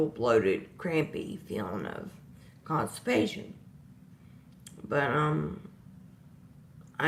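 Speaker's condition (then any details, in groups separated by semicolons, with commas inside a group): Disability causing slurred speech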